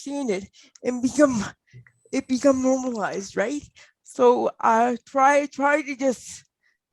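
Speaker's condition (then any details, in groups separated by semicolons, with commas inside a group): Cerebral palsy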